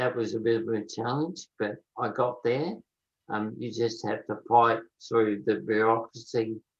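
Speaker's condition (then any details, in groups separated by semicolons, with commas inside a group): Motor neurone disease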